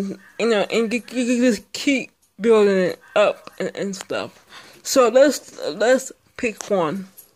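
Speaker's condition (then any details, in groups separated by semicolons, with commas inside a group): Speech impairment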